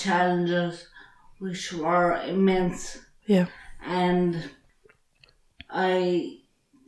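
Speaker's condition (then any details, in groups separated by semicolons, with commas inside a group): Traumatic brain injury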